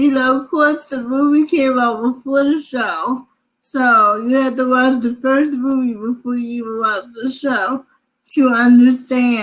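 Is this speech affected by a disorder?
Yes: cerebral palsy.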